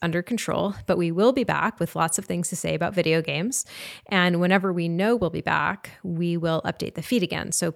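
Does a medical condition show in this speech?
No.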